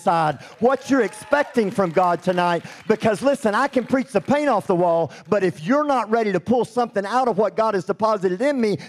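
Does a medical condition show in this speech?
Yes: cleft lip and palate; congenital.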